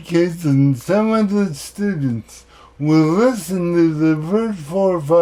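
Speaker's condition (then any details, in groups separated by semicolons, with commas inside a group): Cerebral palsy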